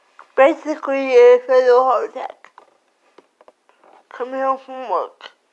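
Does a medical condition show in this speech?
Yes: cerebral palsy; cerebral palsy affecting whole body; slurred speech.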